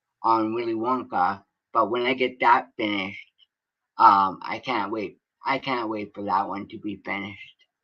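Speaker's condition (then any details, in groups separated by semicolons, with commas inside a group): Cerebral palsy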